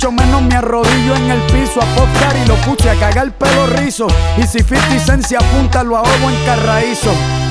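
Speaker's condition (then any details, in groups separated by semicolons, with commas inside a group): No condition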